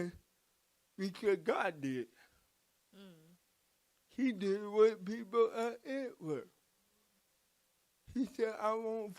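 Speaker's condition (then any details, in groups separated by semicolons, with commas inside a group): Cerebral palsy; from birth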